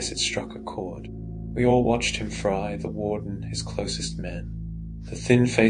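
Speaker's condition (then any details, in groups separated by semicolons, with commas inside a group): No condition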